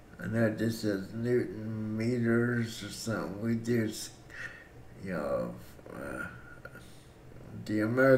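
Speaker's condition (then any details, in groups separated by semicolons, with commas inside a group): Cerebral palsy; breathing fine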